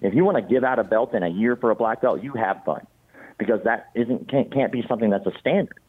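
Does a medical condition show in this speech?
Yes: cleft palate; congenital.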